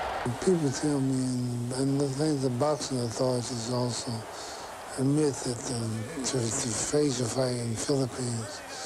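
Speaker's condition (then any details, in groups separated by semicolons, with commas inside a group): Parkinson's syndrome; sometimes slurred speech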